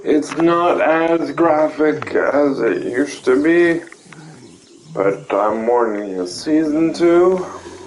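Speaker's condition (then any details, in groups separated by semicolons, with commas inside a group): Cerebral palsy; limbs affected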